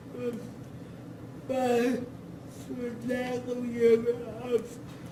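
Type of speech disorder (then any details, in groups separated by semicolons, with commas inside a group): Dysarthria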